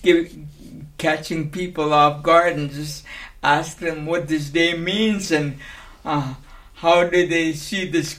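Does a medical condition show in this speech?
Yes: cerebral palsy.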